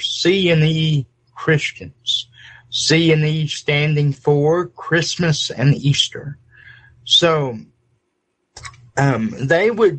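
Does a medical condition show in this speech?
Yes: cerebral palsy; uses electric wheelchair.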